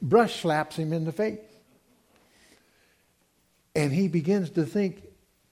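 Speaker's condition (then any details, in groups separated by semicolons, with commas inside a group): No condition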